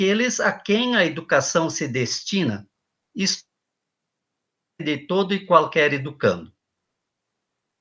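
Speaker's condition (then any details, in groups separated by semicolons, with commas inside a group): No condition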